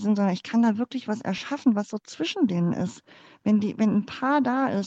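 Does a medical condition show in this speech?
Yes: cleft palate; congenital.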